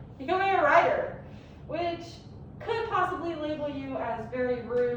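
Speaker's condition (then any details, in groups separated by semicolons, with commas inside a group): No condition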